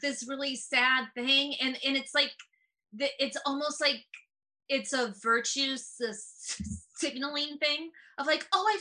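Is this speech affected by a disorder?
Yes: stuttering; stutter since about third grade, brain-based, joined stuttering project of Michael Sugarman, later National Stuttering Association; adult, openly stutters, performs stand-up comedy, began stand-up at 35 after stuttering conference; stutter sometimes shows on stage, once concealed with funny voice or intonation in eighth grade; here repeated sounds, prolonged sounds, blocks.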